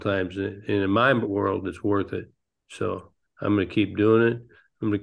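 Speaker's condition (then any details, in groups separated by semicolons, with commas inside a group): Parkinson's disease; ping pong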